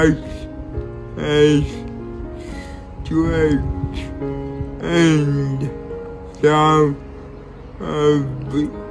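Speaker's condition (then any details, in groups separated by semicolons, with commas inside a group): Cerebral palsy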